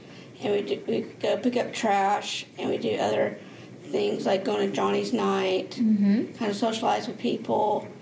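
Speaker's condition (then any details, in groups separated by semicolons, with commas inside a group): Down syndrome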